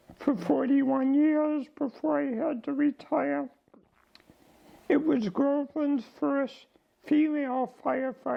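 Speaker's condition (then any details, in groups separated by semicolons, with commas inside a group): ALS; diagnosed about 15 months ago, declining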